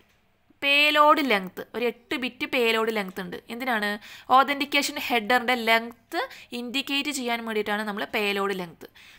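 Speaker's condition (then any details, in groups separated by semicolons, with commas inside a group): No condition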